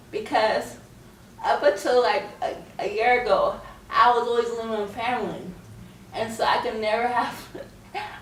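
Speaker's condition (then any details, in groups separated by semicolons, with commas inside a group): Cerebral palsy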